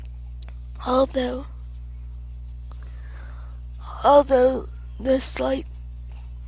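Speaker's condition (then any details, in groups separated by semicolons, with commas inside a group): Cerebral palsy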